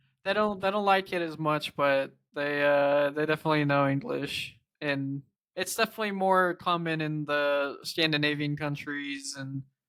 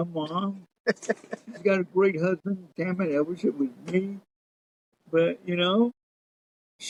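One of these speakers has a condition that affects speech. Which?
The second: cerebral palsy; cerebral palsy, lifelong wheelchair use.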